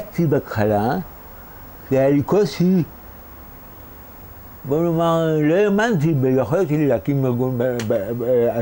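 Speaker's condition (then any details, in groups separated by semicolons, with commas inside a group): Cerebral palsy; birth complication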